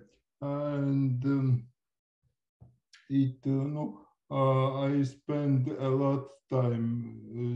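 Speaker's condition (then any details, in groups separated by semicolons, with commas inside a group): Cerebral palsy; from birth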